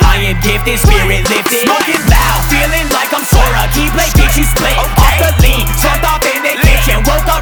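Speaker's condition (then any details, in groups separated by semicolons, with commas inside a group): No condition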